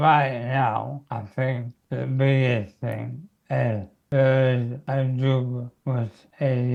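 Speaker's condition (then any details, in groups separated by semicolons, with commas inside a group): Motor neurone disease; first symptoms were voice problems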